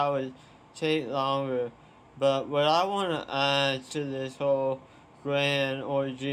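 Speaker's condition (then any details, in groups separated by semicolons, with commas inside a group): Tongue cancer surgery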